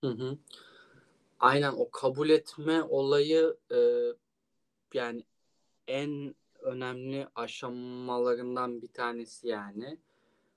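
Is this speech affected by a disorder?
Yes: stuttering; developmental, onset at age three, chronic, father stutters, sister nine years older recovered; speech therapy with fast progress, Kekemeler Derneği member, slightly nervous at recording; part-word and sound repetitions, frequent filler sounds; here prolonged sounds.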